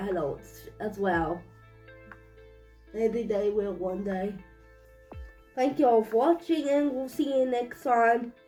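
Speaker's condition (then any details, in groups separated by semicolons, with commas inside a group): Cerebral palsy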